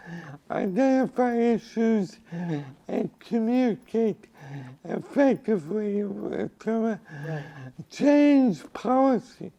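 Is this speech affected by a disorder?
Yes: cerebral palsy; from birth.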